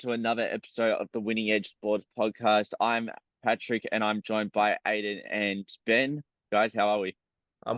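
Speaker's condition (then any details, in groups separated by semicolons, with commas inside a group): No condition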